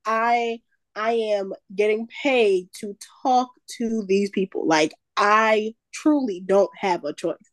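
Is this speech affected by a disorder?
Yes: stuttering; stutter since at least high school, caused shyness, quietness and shame then; still stutters, work role forced out of shell; stuttering not under own control; here repeated words, prolonged sounds.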